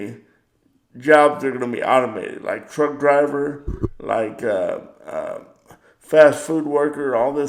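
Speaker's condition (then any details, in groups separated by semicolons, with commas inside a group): Cerebral palsy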